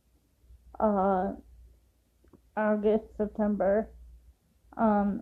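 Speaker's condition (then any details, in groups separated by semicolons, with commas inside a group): Cerebral palsy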